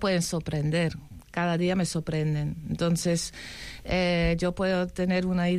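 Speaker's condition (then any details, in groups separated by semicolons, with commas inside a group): No condition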